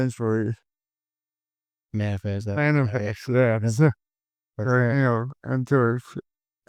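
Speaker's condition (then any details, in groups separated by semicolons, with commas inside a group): Cerebral palsy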